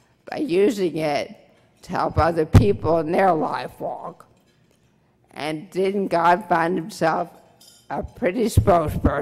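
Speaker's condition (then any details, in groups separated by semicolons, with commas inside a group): Brain injury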